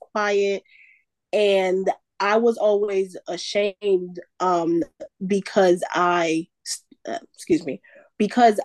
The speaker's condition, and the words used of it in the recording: Stuttering. And like, I just never want other people to think that I like don't know what I'm talking about, but like I can't help my stutter, right?